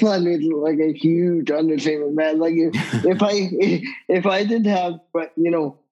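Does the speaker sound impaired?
Yes: cerebral palsy; wheelchair user.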